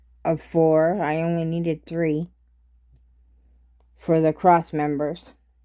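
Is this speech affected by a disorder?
Yes: cerebral palsy.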